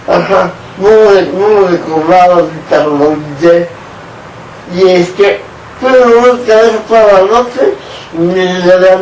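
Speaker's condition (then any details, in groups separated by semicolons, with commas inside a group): Tardive dyskinesia; antipsychotic side effect, dystonia pulling left, arms and back; arms improved, back pain when walking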